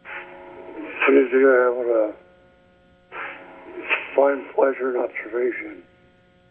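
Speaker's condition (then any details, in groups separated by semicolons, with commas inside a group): ALS; speech getting worse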